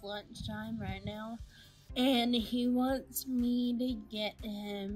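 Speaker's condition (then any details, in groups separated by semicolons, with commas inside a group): Friedreich's ataxia; progressive neuromuscular disability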